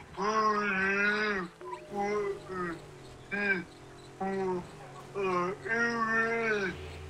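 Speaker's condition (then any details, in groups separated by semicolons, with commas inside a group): Cerebral palsy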